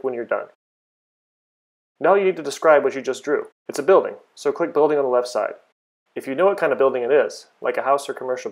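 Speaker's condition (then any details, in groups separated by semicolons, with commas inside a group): No condition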